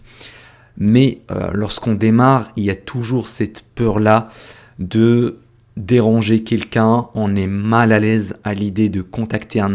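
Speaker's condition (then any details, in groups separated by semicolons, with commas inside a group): No condition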